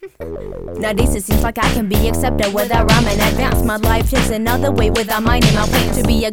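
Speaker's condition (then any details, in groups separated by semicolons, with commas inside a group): No condition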